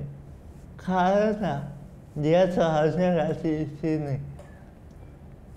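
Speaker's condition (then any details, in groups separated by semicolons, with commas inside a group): Cerebral palsy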